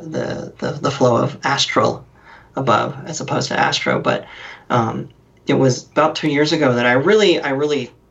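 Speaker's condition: Cleft lip and palate; different

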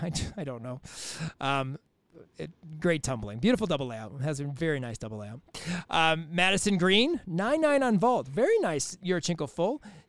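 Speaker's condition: No condition

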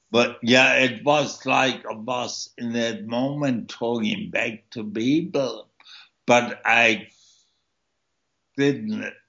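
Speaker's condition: Stroke with speech impediment; tracheotomy, nasal feeding tube, vena cava filter, right side partly paralyzed; had to learn to speak again, speech impediment still audible, presses more air to sound

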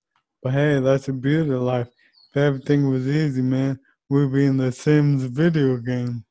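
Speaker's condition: ALS; voice changed a little, some slurring, dictation differences, still understandable

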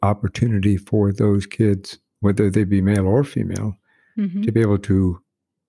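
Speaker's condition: No condition

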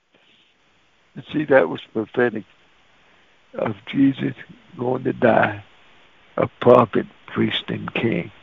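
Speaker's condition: Cerebral palsy; can't talk plain when nervous

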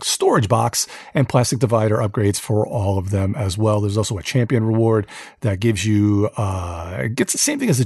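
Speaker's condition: No condition

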